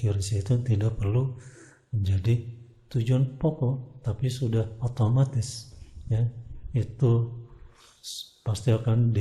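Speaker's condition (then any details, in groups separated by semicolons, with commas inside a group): No condition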